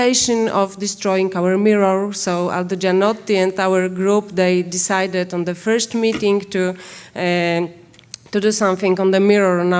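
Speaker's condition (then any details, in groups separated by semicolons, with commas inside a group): No condition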